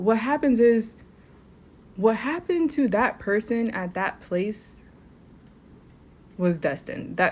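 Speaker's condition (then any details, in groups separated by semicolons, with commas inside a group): No condition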